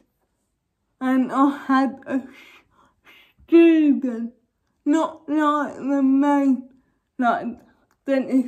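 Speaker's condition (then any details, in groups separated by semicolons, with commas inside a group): Cerebral palsy; uses feeding aid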